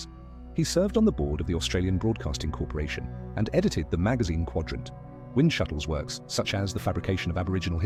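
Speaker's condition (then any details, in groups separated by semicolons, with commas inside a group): No condition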